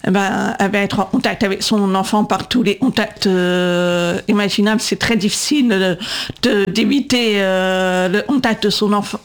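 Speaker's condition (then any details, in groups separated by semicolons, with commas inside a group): Deafness from birth, profound sensorineural deafness, congenital CMV; congenital deafness from cytomegalovirus (CMV), diagnosed around 18 months, severe at birth, dropped at age 8; cochlear implants, classic hearing aids no longer help, radio inaccessible, age 37; speaks on air with own voice, live transcription by Céline Ripoll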